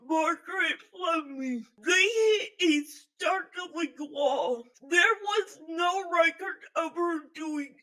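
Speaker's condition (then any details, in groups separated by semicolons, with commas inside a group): Physical speech impairment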